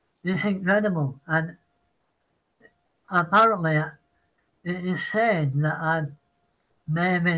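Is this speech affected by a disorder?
Yes: Parkinson's; citing Parkinson's.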